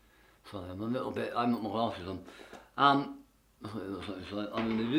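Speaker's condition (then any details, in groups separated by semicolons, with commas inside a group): Tongue cancer; half tongue removed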